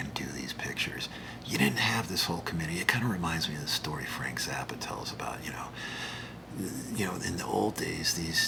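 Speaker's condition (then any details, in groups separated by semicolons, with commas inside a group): No condition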